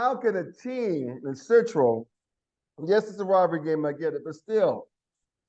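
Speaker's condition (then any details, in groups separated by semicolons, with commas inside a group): No condition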